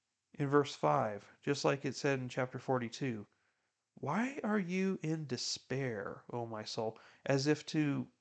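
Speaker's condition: No condition

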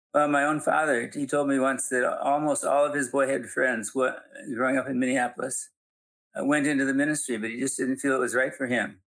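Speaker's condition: Parkinson's; Parkinson's diagnosed about 6.5 years earlier, gradually somewhat worse, not debilitating; still teaching and speaking publicly

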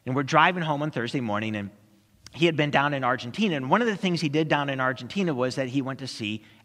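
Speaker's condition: No condition

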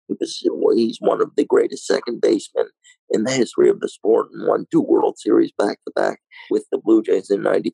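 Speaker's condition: Cerebral palsy, mild

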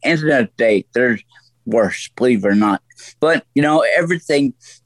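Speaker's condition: Stroke; lay on floor 8 hours before help, voice affected; voice altered since stroke, lasting effect

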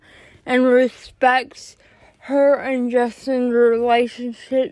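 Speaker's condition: Cerebral palsy; more jerking in class

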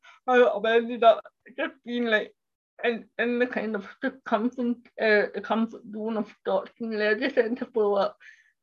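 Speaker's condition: Cerebral palsy; speech impairment

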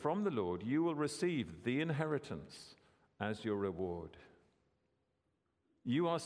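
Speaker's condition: No condition

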